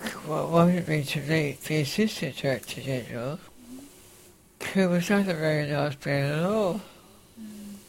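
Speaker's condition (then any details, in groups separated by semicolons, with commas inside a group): Facioscapulohumeral muscular dystrophy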